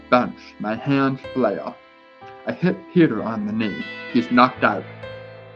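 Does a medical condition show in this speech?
Yes: deafness with speech impediment, born deaf; some words difficult to say, must adjust tongue to speak properly.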